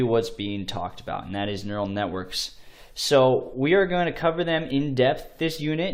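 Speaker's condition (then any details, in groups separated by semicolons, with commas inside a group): No condition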